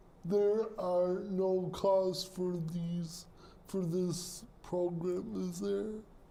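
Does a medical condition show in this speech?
Yes: cerebral palsy; speech impairment.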